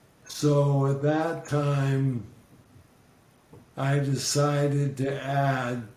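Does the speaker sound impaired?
Yes: ALS; ongoing.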